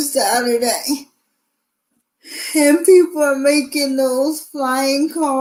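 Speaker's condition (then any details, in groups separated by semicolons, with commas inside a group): Cerebral palsy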